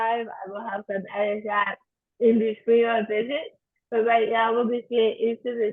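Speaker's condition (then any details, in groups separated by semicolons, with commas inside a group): Tongue cancer surgery and reconstruction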